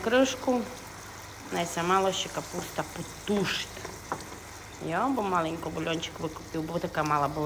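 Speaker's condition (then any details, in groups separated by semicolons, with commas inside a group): No condition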